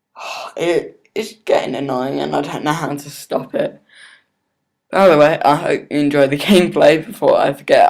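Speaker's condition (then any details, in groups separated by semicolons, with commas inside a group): Cerebral palsy; not fully independent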